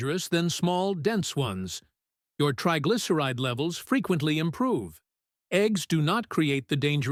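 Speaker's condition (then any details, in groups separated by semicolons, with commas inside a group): No condition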